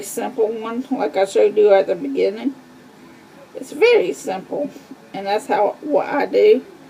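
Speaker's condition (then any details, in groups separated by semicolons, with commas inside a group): Cerebral palsy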